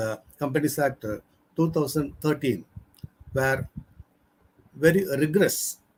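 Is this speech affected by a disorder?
No.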